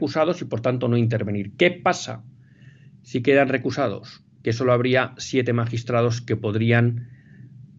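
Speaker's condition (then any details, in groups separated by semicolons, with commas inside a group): No condition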